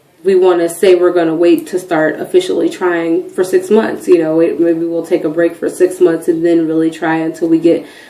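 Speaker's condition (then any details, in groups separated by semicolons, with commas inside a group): No condition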